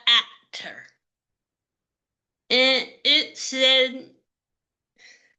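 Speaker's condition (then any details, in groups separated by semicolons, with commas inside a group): Cerebral palsy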